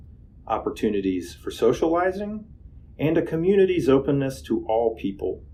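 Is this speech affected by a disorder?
No.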